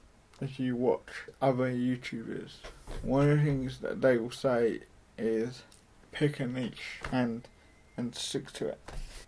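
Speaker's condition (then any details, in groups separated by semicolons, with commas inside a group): Cerebral palsy; mild, affects muscles and speech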